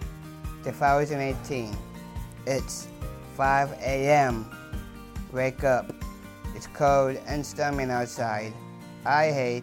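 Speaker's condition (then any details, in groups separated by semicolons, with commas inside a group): Down syndrome, trisomy 21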